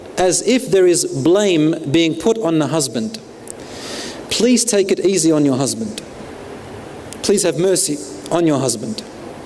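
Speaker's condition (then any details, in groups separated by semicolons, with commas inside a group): No condition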